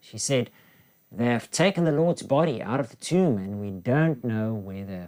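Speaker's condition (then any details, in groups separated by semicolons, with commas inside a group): No condition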